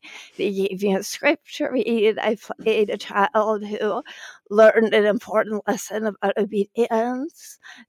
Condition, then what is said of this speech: Spasmodic dysphonia. So I think what you're asking is for me to talk a little bit about my vocal issues.